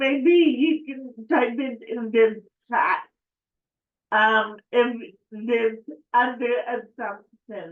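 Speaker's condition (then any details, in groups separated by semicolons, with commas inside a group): Cerebral palsy; affects coordination and balance; affects speech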